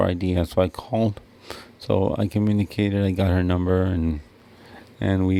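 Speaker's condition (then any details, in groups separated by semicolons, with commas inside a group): Cerebral palsy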